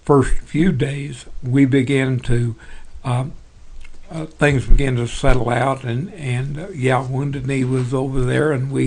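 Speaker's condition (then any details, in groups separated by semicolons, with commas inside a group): Parkinson's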